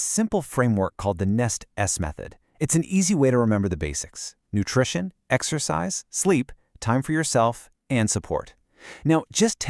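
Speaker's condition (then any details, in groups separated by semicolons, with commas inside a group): No condition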